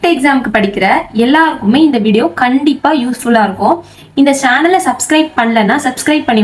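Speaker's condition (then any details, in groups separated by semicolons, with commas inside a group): No condition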